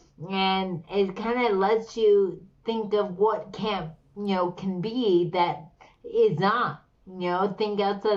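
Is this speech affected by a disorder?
Yes: slurred speech; slurred, stroke-like speech.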